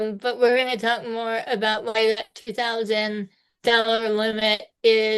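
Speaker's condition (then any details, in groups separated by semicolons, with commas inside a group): Spinal muscular atrophy type two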